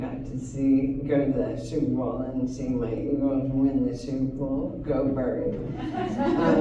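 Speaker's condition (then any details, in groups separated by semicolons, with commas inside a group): ALS; hand onset; slow progressor; speech noticeably affected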